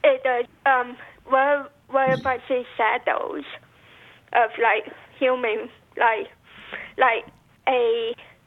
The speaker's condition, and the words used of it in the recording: Stuttering. And I know somewhat from was from, I'm sorry if I stuttered, that's just part of my other disability.